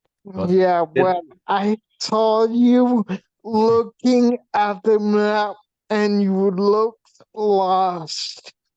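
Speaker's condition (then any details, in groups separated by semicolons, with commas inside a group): Brain shunt failure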